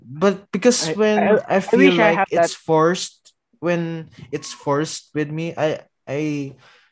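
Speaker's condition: Stuttering; fear of public speaking; stutters a lot when talking; repeated sounds, repeated words, prolonged sounds

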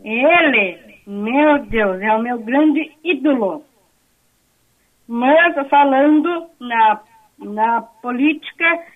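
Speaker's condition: Down syndrome

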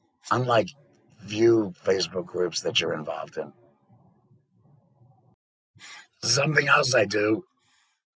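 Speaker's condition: Laryngectomy; esophageal segment changes speech

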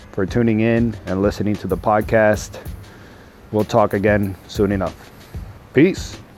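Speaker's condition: No condition

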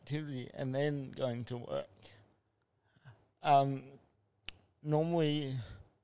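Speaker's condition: Spastic cerebral palsy; spastic type from birth

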